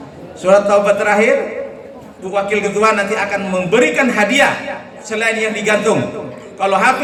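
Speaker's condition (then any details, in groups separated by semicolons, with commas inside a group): No condition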